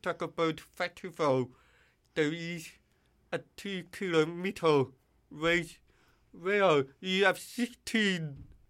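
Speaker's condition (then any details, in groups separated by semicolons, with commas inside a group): Deafness; needs others' feedback on loudness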